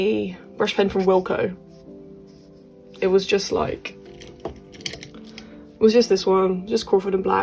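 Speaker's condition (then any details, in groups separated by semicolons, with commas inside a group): No condition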